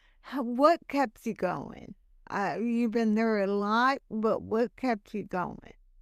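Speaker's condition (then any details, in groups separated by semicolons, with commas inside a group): Hemiplegic cerebral palsy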